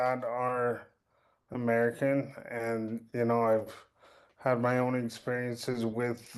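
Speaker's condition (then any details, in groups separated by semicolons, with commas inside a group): Cerebral palsy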